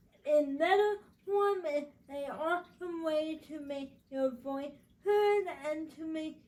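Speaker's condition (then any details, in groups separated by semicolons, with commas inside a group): Cerebral palsy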